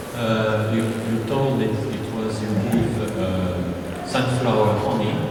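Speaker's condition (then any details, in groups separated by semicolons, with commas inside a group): No condition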